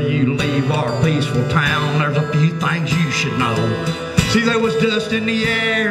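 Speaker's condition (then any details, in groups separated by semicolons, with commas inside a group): No condition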